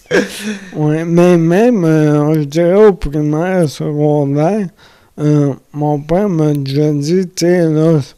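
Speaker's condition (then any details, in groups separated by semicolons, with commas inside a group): Amyotrophic lateral sclerosis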